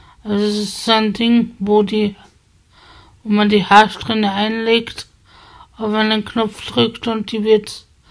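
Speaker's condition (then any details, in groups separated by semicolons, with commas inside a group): Spasticity from birth; multiple sclerosis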